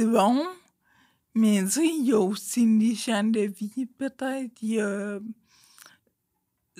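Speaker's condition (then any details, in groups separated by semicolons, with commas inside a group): Friedreich's ataxia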